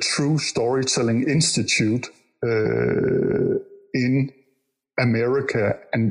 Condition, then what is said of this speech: Stuttering. And now you're a brilliantly eloquent man.